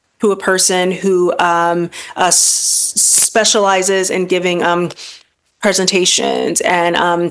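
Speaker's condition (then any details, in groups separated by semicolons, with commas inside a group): Stuttering; long-standing fear of talking, past avoidance of carrying conversations, stuttering held back career; prolonged sounds, blocks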